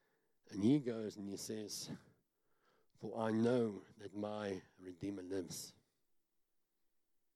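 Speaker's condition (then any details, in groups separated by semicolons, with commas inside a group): Cleft palate; talks funny, self-described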